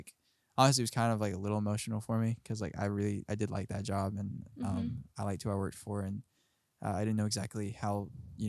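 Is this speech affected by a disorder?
No.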